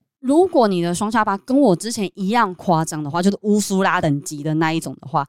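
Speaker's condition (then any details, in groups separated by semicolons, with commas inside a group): Submucous cleft palate; submucous cleft palate since childhood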